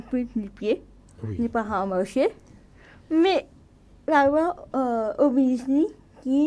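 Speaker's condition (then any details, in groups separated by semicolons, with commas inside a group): Cerebral palsy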